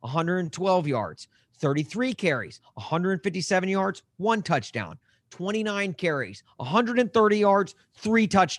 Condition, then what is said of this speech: None; typical speech.